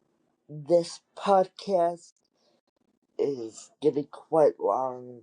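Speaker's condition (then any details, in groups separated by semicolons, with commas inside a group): Cerebral palsy; wheelchair user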